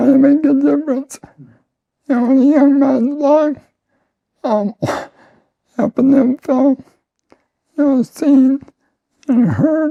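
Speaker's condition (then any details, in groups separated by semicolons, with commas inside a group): ALS; voice and lungs affected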